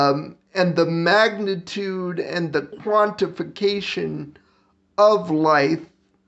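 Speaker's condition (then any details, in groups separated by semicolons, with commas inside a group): Cerebral palsy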